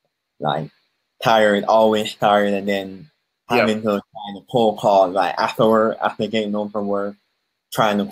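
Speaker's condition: Cleft palate; speech impediment since birth

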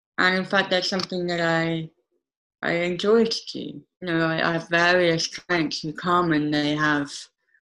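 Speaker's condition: Cleft palate speech impediment, mild; cleft palate from birth, childhood repair, facial deformities, childhood operations, long immobilization, relearned walking; slight speech impediment from cleft palate

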